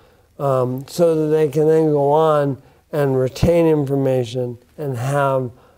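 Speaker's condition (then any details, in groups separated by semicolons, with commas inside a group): Bulbar onset ALS; affects speech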